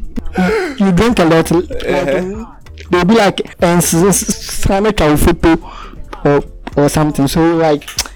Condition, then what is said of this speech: Stuttering. Okay, so with that, like, choosing to do music with your speech impediment, the stuttering.